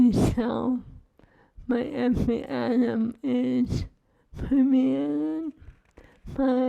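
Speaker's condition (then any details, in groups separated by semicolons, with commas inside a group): ALS; feeding tube; swallowing lost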